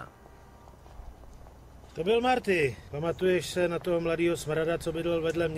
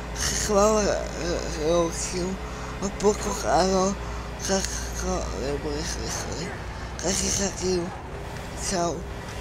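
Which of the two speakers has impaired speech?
The second: cerebral palsy; childhood onset, affects speech and movement centers, right-side paralysis; atypical speech, somewhat worse now.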